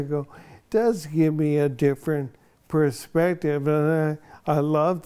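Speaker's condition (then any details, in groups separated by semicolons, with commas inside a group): ALS; onset in one foot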